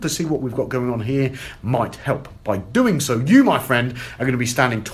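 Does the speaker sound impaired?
No.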